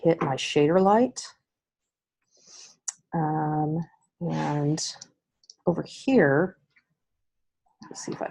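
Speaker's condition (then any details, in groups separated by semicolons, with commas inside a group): No condition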